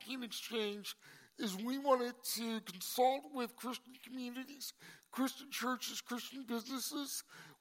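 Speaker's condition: Cerebral palsy; congenital

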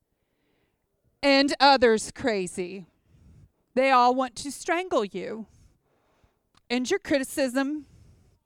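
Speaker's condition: No condition

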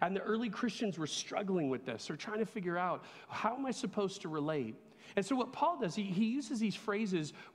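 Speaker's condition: No condition

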